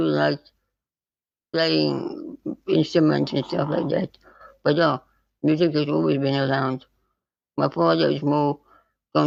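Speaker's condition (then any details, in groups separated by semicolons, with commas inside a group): Spinal muscular atrophy type 2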